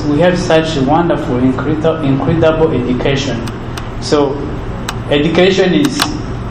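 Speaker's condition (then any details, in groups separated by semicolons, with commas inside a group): No condition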